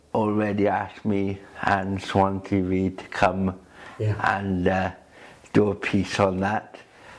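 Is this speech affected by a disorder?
Yes: cerebral palsy.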